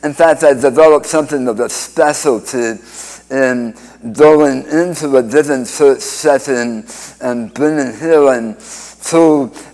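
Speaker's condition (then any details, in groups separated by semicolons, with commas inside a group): Speech impediment after cancer surgery; incurable recurrent cancer in mouth floor and tongue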